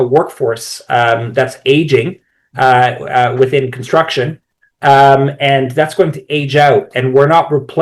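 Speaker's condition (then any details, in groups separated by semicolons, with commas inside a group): No condition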